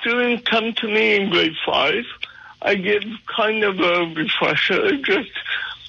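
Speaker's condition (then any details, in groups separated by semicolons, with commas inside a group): Cerebral palsy, mild; from birth, birth trauma with lack of oxygen to brain, very minor, affects fine coordination, fine balance, walking; mildly affected, noticeable to listeners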